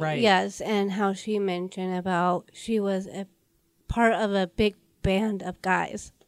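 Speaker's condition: Down syndrome; also hard time breathing

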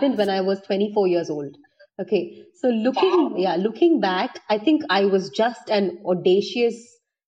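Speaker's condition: No condition

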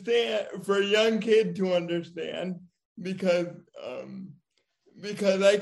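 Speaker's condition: Cerebral palsy; diagnosed as firstborn child, went to therapy

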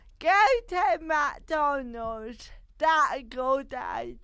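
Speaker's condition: Cerebral palsy

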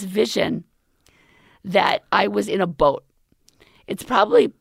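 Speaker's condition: Vocal cord paralysis; permanent left vocal cord paralysis after near-fatal pneumonia, intubation, tracheostomy, feeding tube, over 2 years ago; current voice temporary after recent surgery, swallowing still hard

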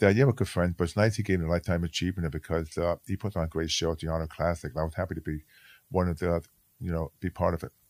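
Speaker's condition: Hearing loss; severe speech impediment as a child

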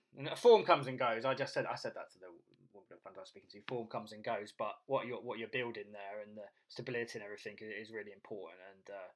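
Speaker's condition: No condition

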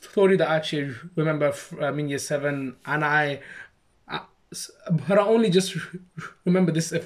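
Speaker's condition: Stammer; stammer since childhood, mocked and imitated by other kids from primary school; struggles saying own name, stammers less with put-on Birmingham accent or exaggerated speech; prolonged sounds

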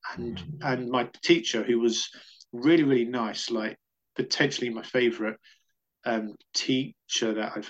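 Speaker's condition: Stammer; childhood stammer, first big incident around 9, speech therapy then, changed again in teenage years; stammered reading aloud at 7 or 8, feared stumbling and blocking at school, speaks on out-breath; repeated words, prolonged sounds

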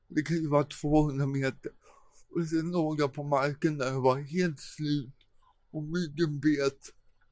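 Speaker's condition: Cerebral palsy; present from birth

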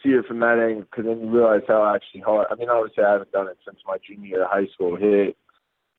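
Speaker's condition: No condition

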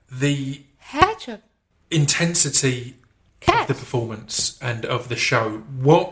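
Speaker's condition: No condition

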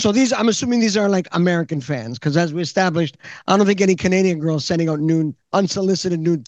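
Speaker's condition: No condition

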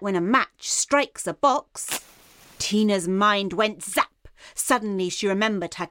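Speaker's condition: No condition

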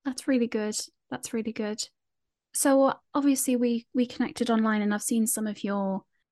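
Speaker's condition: No condition

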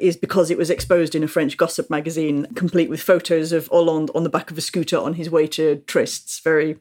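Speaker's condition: No condition

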